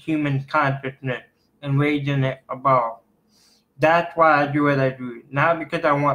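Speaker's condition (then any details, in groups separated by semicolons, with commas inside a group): Cerebral palsy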